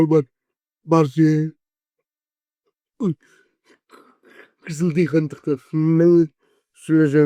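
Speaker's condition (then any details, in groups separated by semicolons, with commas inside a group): Cerebral palsy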